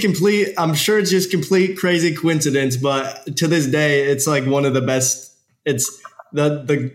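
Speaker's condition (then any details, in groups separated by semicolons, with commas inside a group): No condition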